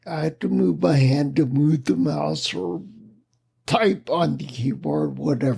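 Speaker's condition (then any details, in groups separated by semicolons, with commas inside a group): Spinocerebellar ataxia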